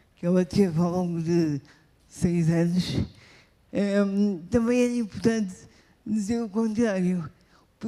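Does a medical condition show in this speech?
Yes: cerebral palsy; wheelchair user.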